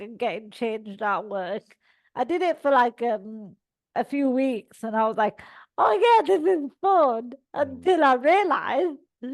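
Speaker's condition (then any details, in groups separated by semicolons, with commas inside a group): Cerebral palsy; all four limbs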